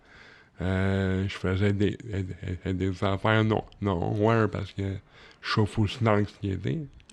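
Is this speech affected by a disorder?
Yes: cerebral palsy.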